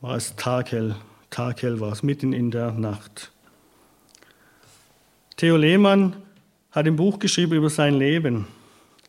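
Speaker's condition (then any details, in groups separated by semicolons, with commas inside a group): No condition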